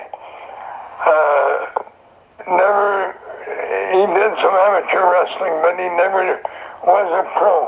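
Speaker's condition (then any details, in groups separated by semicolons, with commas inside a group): Throat cancer; survivor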